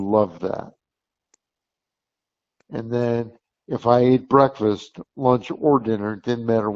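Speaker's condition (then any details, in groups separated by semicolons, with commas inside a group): Cerebral palsy; since birth; walked with crutches long time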